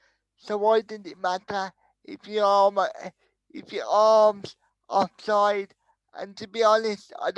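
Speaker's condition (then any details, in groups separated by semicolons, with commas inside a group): Cerebral palsy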